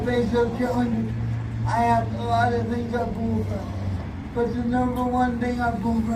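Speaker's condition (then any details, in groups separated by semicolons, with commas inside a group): Cerebral palsy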